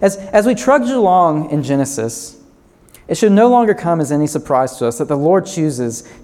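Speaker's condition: No condition

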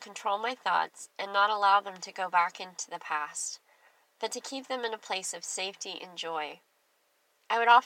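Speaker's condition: Cleft lip and palate; congenital, past surgeries, wears hearing aids; age 41, no further surgery needed at present, still some days of pain; clear speech

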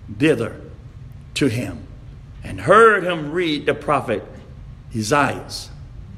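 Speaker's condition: No condition

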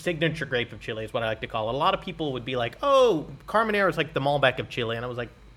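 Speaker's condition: No condition

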